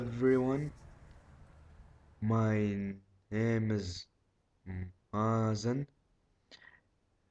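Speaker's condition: Stuttering; almost 12 years since onset, onset around age 4; speech impediment, trying to be less covert, speaking more since senior year; prolonged sounds, blocks

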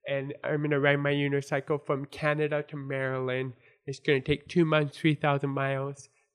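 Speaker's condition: Born deaf; congenital deafness from birth

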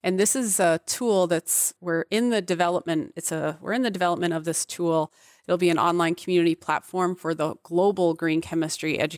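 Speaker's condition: No condition

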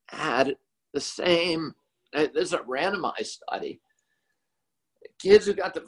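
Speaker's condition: Spasmodic dysphonia; not due to flu

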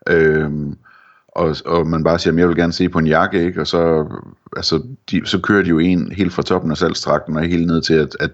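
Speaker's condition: No condition

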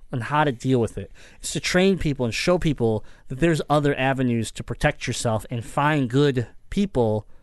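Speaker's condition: Cleft palate; talked differently growing up

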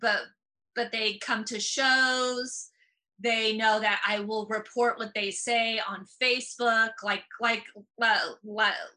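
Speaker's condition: Stuttering; stutter since about third grade, brain-based, joined stuttering project of Michael Sugarman, later National Stuttering Association; adult, openly stutters, performs stand-up comedy, began stand-up at 35 after stuttering conference; stutter sometimes shows on stage, once concealed with funny voice or intonation in eighth grade; repeated sounds, repeated words

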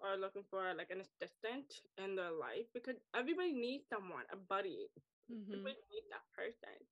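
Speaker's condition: Deafness, acquired deafness, wears hearing aids

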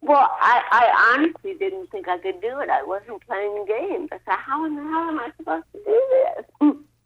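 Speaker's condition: Cerebral palsy; involuntary movements

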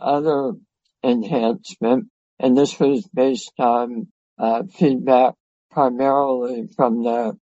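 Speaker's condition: Head and neck cancer; five-time survivor, surgery, radiation, years of toxic chemotherapy, about 2.5 years intense treatment; severe dysphagia from surgery, radiation and chemotherapy effects

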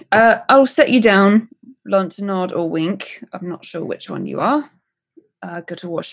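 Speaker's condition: No condition

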